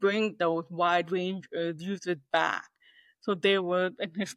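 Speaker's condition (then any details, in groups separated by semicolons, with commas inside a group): Deafness, 98% hearing loss; deaf since childhood, hearing aid user, no cochlear implant, oral training as child; communicates primarily through oral speech, knows little sign language, removes hearing aids after noisy days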